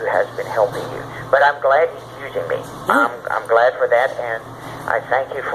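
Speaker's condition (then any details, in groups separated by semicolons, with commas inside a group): No condition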